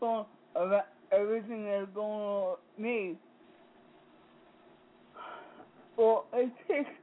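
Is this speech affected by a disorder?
Yes: speech impediment; disability; sees speech therapist, practices breathing by hosting Blog Talk Radio show; sometimes gets stuck, breath won't push words out, speech very clear today.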